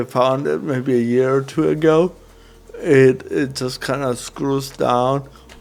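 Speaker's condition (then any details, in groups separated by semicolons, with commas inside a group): Cerebral palsy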